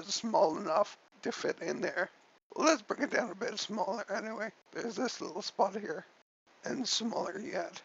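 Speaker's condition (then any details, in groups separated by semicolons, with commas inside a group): Cerebellar ataxia from brain tumour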